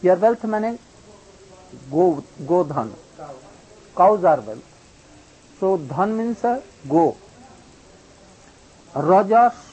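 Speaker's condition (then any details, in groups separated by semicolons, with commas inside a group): No condition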